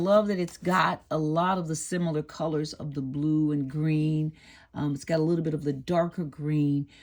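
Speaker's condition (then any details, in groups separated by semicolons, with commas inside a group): No condition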